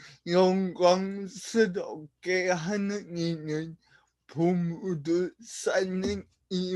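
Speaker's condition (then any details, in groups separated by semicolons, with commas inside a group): Brain lesion disability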